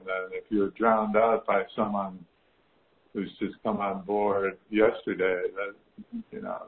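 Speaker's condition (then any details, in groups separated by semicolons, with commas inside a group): Parkinson's disease; physical therapy, in-person Parkinson's discussion groups found helpful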